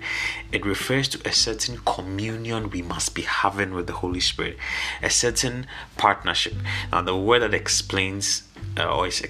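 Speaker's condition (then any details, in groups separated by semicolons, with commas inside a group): No condition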